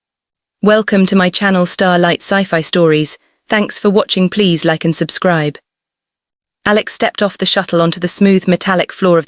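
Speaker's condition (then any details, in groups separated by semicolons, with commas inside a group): No condition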